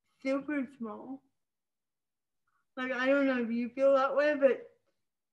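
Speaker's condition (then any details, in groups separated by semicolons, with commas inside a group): Spastic cerebral palsy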